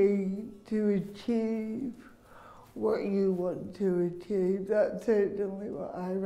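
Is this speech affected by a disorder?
Yes: cerebral palsy; speech impediment.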